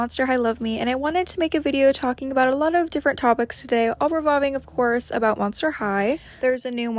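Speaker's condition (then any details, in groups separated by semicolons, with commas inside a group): No condition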